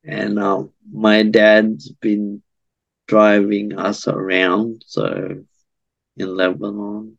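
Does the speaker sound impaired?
Yes: cerebral palsy.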